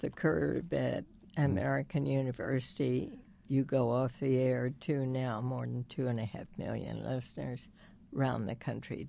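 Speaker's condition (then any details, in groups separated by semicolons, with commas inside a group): Spasmodic dysphonia; one injection took voice completely two weeks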